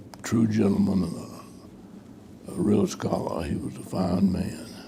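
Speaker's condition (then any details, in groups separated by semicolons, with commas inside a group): Parkinson's disease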